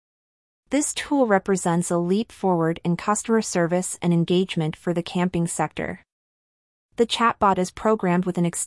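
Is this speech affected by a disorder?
No.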